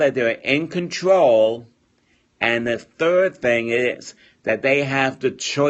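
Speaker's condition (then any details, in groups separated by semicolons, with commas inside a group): No condition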